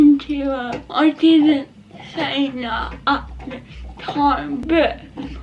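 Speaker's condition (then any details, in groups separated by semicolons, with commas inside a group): Cerebral palsy; not quadriplegic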